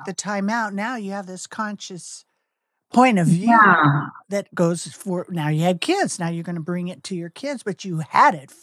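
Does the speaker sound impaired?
No.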